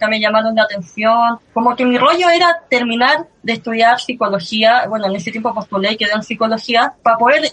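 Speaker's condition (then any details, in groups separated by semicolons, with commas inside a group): Cleft lip and palate; since early childhood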